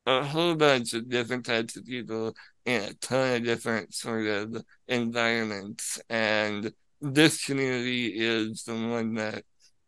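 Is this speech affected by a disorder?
Yes: spinal muscular atrophy; from birth, paralyzed neck down, full sensation, overnight breathing machine, hospital bed, wheelchair, parents as caregivers; controls computer with mouth, father usually assists at live play, cannot sit outside wheelchair, cannot fly; can be a little difficult to understand at times.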